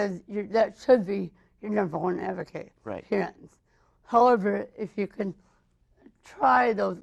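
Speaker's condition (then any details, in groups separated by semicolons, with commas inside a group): Mild cerebral palsy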